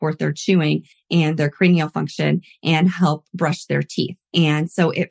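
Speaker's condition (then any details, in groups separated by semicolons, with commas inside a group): No condition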